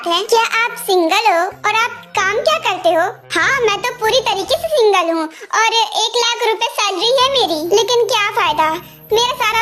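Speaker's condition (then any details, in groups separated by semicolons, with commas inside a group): No condition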